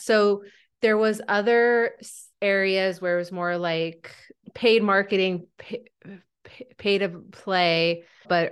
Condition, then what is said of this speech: Stuttering. And so there, you might hear some episodes where I sound fluent and I don't stutter like barely.